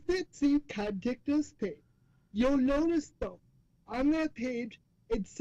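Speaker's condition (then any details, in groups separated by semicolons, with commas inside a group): Cerebral palsy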